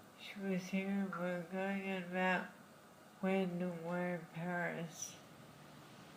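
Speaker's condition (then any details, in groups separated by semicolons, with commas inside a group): Friedreich's ataxia; diagnosed in childhood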